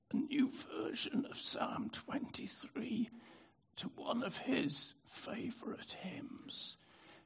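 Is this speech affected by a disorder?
Yes: spasmodic dystonia; affected voice.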